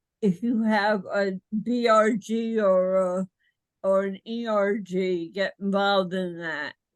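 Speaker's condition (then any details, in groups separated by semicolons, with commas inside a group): Cerebral palsy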